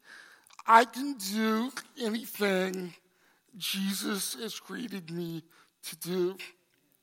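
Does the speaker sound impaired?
Yes: cerebral palsy; congenital.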